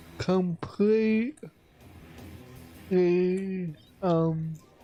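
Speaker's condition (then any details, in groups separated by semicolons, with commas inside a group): Cerebral palsy; affects voice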